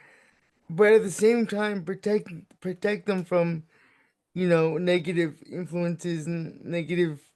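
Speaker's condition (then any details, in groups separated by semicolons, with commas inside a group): Cerebral palsy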